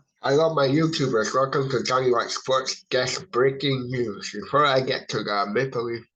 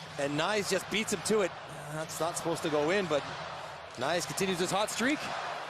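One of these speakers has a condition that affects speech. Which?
The first: cerebral palsy; from birth, affects brain and body muscles.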